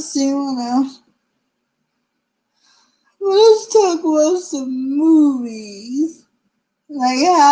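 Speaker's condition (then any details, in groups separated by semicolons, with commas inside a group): Cerebral palsy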